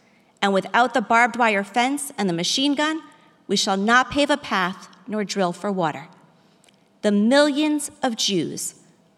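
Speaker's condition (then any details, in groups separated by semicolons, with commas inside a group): No condition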